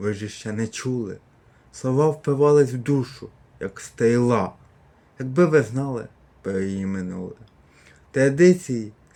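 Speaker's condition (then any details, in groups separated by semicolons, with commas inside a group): Cerebral palsy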